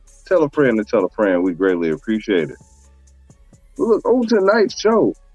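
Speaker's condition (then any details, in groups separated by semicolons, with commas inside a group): No condition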